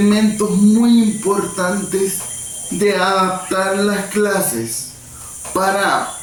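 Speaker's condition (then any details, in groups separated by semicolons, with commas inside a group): Cerebral palsy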